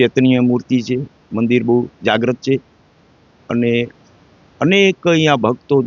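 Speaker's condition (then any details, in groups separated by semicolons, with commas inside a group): No condition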